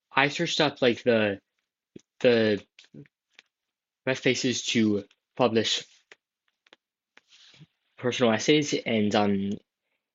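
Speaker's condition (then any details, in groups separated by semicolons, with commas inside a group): Stutter; genetic, father and maternal aunt also stuttered, past speech therapy relearning how to speak; age 16; many blocks and prolongations, blocks anywhere, prolongations mostly on s blends, occasional really bad stutters; repeated words, blocks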